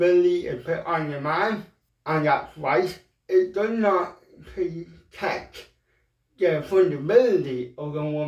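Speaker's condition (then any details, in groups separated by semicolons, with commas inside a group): Cerebral palsy; mild, ataxic type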